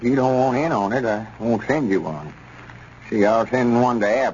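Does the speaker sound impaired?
No.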